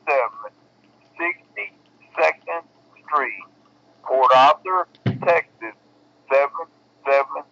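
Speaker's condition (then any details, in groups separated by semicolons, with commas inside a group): Cerebral palsy; bedbound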